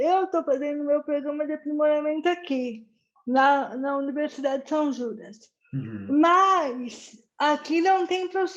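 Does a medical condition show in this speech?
Yes: cerebral palsy.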